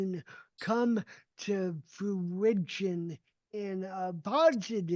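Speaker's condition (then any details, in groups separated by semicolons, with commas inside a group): Cerebral palsy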